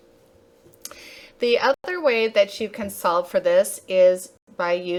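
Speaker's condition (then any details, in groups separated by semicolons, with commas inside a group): No condition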